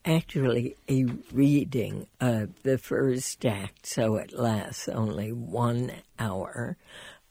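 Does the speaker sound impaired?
Yes: spasmodic dysphonia; voice needs to heal after treatment, from about a week; show unchanged otherwise.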